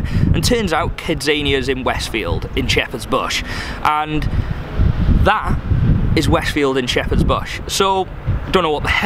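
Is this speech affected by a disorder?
No.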